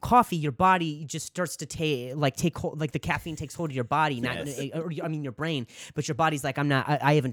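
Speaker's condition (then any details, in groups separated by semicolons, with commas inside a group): Stuttering; after coffee, racing thoughts, feels unable to slow down; voice can't keep up with thoughts, worse with caffeine; repeated sounds, blocks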